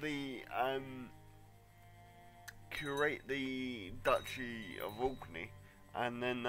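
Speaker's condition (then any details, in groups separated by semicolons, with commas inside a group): Cerebral palsy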